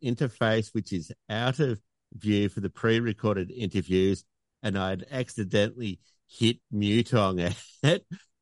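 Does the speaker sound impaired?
No.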